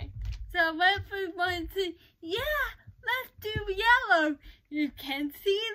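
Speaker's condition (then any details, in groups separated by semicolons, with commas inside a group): Cerebral palsy; uses crutches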